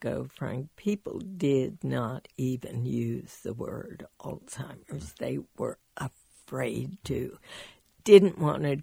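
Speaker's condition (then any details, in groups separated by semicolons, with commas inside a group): Spasmodic dysphonia; Oregon for treatment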